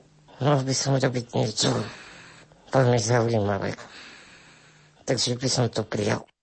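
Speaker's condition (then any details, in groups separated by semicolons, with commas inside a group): Spinal muscular atrophy with tracheostomy; had to learn to push ventilator-delivered air up to vocal cords to speak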